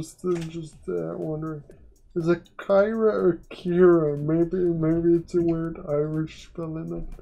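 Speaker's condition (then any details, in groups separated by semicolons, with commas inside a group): Quadriplegic cerebral palsy; uses one hand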